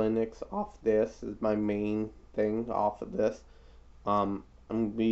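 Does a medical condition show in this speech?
Yes: cerebral palsy.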